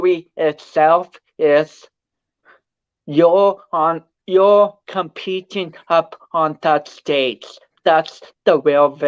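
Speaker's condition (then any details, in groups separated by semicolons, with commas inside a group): Cerebral palsy; speech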